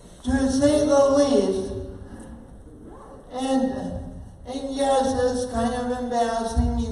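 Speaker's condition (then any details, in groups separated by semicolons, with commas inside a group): Oxygen-related condition, speech impairment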